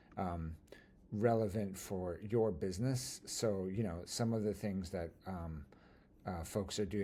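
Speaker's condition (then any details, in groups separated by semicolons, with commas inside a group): No condition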